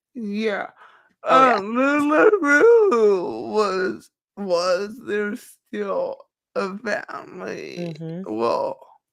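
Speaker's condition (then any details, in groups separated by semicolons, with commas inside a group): Cerebral palsy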